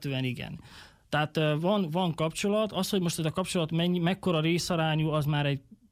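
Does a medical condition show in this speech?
No.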